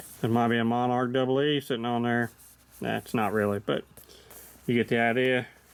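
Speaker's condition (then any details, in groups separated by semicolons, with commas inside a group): No condition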